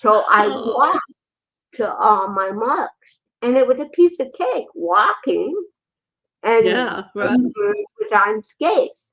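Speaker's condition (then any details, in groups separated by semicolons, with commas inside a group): Cerebral palsy, athetoid and ataxic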